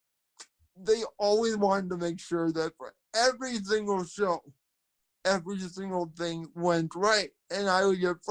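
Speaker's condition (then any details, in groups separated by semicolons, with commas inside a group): Cerebral palsy, spastic quadriplegia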